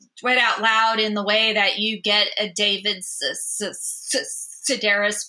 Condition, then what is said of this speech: Stuttering. And so I always know that I stutter on the word disability almost every time.